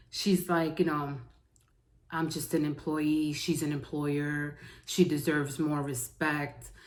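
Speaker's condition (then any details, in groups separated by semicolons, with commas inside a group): No condition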